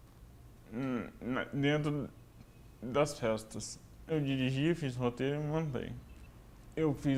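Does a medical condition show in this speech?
Yes: cerebral palsy; affects motor coordination.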